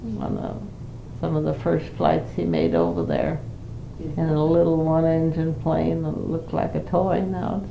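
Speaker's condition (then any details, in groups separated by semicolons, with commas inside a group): Parkinson's; Parkinson's for 5 years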